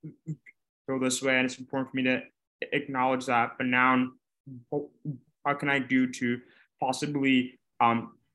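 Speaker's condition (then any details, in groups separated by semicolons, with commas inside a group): Stuttering; stuttering since childhood, expected to persist lifelong; several speech therapy programs gone through, notably at Blank Center, stutters openly; blocks and repetitions; repeated sounds, blocks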